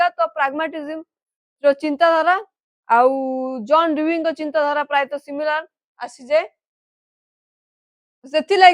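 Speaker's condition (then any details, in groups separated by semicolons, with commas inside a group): No condition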